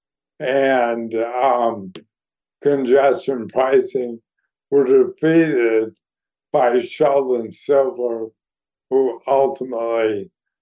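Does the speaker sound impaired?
Yes: ALS; neurodegenerative disease, declining health; voice somewhat compromised by disease, audibly affected.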